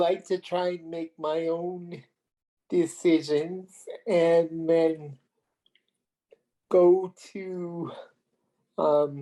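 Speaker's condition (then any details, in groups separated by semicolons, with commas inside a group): Cerebral palsy; premature birth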